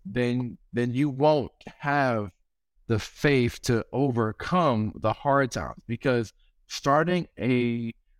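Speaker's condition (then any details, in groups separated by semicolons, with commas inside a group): Stuttering; stutter since at least high school, stuttered during high school commencement introduction; speech therapy, daily ten-minute pronunciation practice prompted by ESLA app; talks better when in speech therapy, harder otherwise; repeated words, blocks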